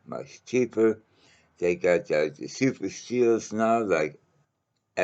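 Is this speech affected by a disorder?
Yes: mouth cancer.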